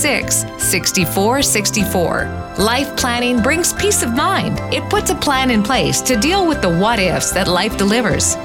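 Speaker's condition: No condition

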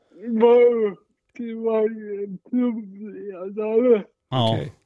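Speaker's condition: Cerebral palsy, mild

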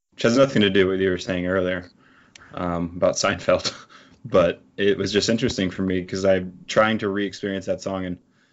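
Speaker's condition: No condition

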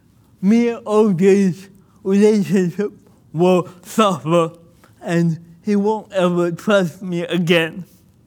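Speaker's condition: Cerebral palsy; motor deficits

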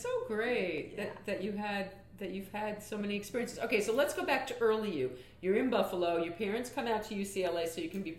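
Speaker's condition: No condition

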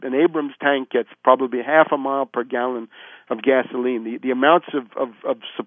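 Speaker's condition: No condition

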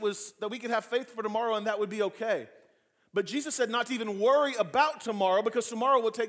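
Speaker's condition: No condition

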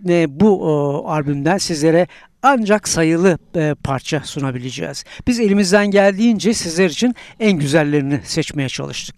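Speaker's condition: No condition

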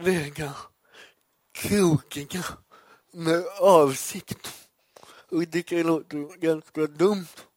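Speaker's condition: Cerebral palsy; legs move involuntarily

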